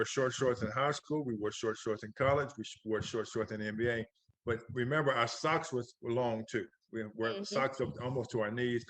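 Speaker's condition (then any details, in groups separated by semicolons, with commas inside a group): No condition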